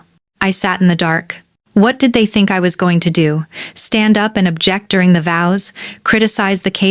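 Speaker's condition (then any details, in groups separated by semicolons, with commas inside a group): No condition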